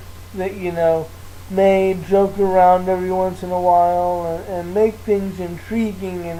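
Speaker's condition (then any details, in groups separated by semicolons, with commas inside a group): Cerebral palsy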